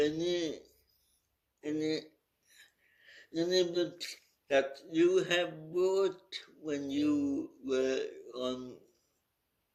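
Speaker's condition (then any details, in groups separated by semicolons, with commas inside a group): Cerebral palsy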